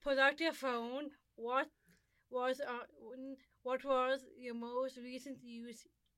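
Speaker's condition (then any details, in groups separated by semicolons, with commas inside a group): Down syndrome; described as a learning disability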